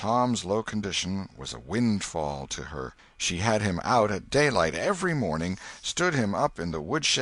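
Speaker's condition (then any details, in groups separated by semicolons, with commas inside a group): No condition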